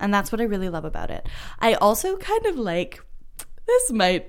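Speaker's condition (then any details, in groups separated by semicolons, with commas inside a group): No condition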